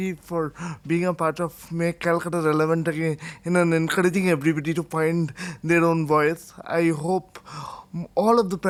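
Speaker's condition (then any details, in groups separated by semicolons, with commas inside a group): Cerebral palsy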